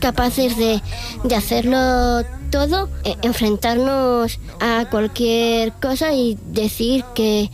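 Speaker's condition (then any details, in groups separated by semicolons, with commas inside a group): Down syndrome; oratory and debate training with Down Navarra team, Yo Tengo Opinión debate league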